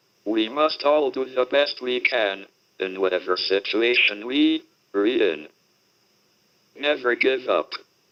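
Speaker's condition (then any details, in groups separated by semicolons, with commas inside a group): Motor neurone disease (ALS), speech-generating device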